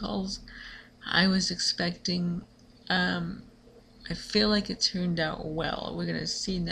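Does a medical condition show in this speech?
Yes: cerebral palsy.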